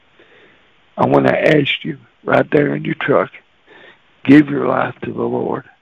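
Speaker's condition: Cerebral palsy; cerebral palsy voice

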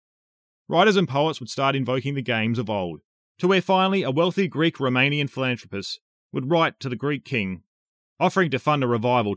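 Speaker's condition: No condition

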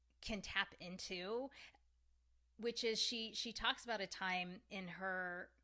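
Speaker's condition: No condition

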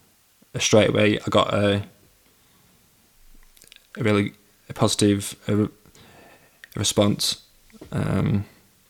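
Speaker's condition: Stammer; past exposure therapy, 10-week CBT course from age 22; stammers more when nervous, pauses before answering, avoids phone use, no stammer in inner monologue; blocks

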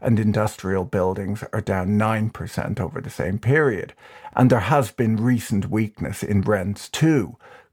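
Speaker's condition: No condition

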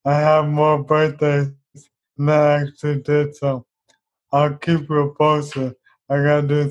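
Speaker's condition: ALS; young onset

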